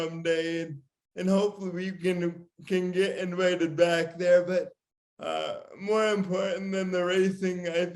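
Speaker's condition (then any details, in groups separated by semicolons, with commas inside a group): Cerebral palsy; from birth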